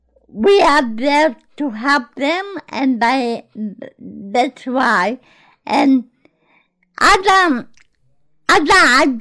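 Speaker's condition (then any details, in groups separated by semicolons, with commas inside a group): Cerebral palsy; born in Greece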